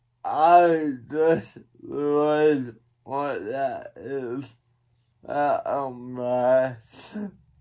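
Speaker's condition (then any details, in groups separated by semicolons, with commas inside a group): Cerebral palsy; one hand affected; atypical speech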